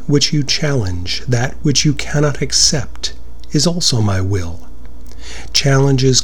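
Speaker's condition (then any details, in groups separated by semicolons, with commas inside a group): No condition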